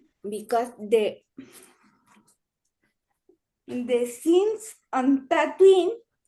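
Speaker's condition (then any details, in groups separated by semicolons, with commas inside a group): Cerebral palsy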